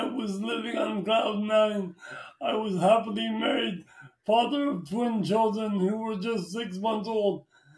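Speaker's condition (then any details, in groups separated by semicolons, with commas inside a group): Traumatic brain injury; initially expected never to speak or eat, now speaks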